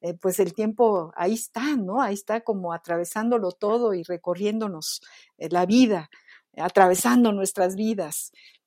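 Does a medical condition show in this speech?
No.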